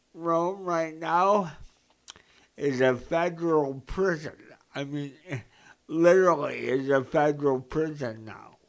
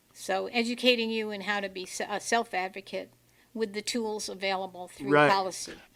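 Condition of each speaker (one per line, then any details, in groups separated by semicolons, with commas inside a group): Cerebral palsy; present from birth
No condition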